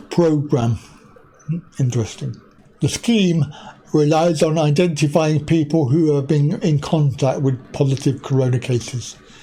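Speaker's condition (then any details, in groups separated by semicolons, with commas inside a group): Cerebral palsy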